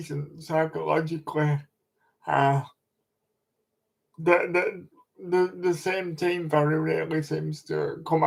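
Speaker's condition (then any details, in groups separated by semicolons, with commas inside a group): Cerebral palsy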